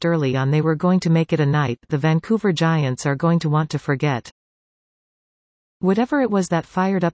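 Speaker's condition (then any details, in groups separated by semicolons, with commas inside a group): No condition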